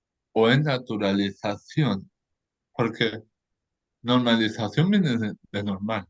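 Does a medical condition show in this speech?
Yes: cerebral palsy.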